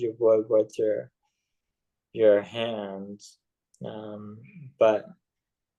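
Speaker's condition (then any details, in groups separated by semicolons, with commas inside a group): ALS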